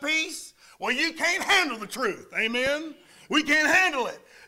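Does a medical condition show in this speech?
No.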